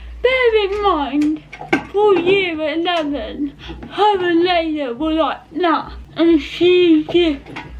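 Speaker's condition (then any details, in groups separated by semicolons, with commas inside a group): Cerebral palsy; not quadriplegic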